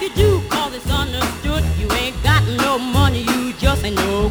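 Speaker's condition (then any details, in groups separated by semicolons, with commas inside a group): No condition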